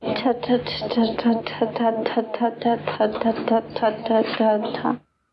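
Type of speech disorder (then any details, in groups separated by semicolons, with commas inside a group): Ataxic dysarthria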